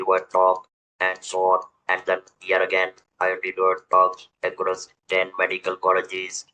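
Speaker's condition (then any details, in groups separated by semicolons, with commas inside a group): Throat cancer, electrolarynx user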